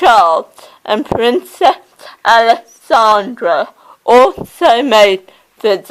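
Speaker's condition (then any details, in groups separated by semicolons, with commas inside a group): Cerebral palsy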